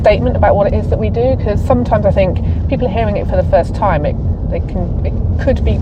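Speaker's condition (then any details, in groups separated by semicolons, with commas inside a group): No condition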